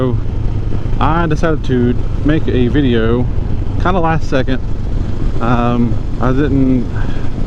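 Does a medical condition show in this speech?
No.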